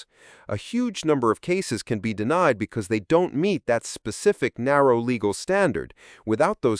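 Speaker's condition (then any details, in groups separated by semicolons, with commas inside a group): No condition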